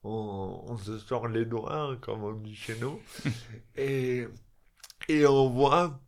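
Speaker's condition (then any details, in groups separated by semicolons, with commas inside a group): Dystonia; elocution difficulties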